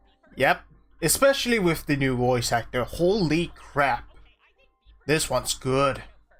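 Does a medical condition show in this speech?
No.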